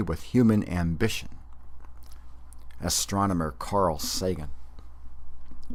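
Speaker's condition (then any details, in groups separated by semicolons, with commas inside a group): No condition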